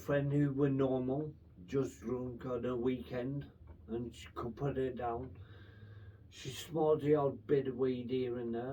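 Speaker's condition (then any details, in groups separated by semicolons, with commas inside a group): Brain infection with surgery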